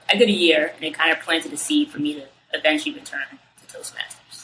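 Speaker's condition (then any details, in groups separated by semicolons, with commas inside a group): No condition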